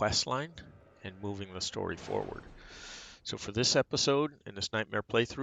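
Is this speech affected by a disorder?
No.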